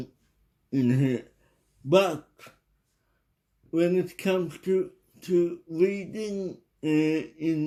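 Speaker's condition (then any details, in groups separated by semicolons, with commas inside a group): Cerebral palsy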